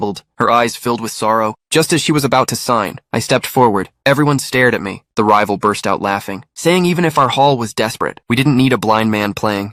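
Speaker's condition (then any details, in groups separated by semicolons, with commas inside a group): No condition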